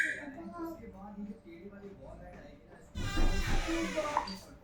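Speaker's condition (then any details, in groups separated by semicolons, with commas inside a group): No condition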